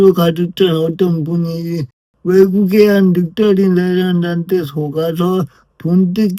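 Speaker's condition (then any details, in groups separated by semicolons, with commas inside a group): Brain lesion disability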